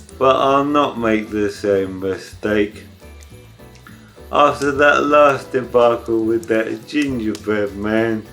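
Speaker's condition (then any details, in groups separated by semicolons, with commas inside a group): ALS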